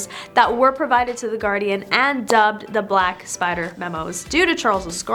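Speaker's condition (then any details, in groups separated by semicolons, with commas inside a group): No condition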